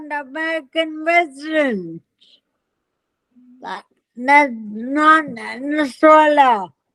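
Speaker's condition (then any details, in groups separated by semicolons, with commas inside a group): Multiple system atrophy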